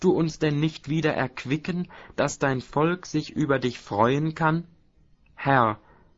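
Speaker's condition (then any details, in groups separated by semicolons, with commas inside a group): No condition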